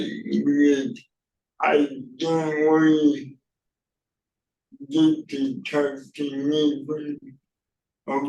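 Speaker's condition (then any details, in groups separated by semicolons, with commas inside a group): Cerebral palsy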